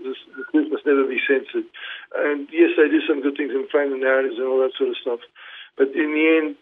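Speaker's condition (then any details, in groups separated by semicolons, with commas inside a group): Parkinson's; led to retirement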